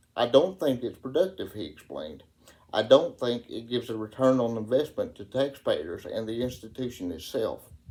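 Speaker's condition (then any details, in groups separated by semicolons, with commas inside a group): Cerebral palsy; uses wheelchair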